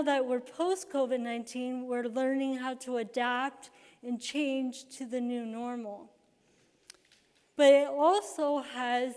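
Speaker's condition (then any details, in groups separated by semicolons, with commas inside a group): Cerebral palsy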